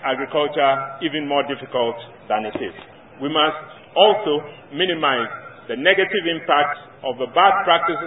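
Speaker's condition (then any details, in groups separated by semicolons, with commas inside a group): No condition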